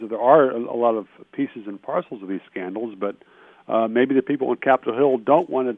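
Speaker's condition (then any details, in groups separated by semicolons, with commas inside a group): No condition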